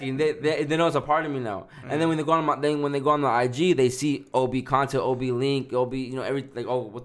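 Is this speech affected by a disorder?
Yes: stuttering; ongoing stutter; improving with practice, still stutters at times; stutters more when passionate or excited, voice rises and gets loud, talks loud, thoughts outpace mouth; here repeated sounds.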